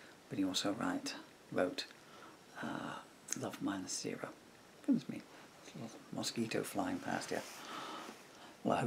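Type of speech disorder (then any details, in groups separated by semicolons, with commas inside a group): Bulbar dysarthria; progressive bulbar palsy (MND)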